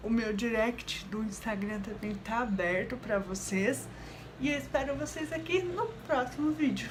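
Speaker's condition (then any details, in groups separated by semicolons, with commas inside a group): Cerebral palsy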